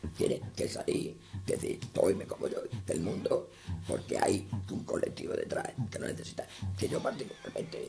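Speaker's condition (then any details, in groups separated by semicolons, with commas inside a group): Total laryngectomy; laryngeal cancer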